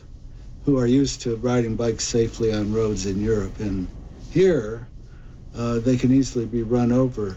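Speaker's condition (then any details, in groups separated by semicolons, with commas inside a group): Parkinson's; very gradual progressive loss of walking ability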